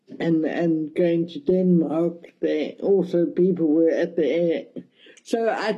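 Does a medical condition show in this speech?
Yes: cerebral palsy; mild, balance slightly affected, hand control affected, walks, requests wheelchair assistance at airports; speech mildly affected.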